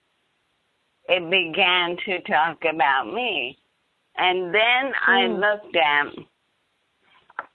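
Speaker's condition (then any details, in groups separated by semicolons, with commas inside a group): ALS, bulbar palsy; bulbar onset, throat, tongue, cheeks, then upper arms, diagnosed after 18 months, Deanna protocol slowing progression; faltering voice as first symptom, throat problems first treated as H. Pylori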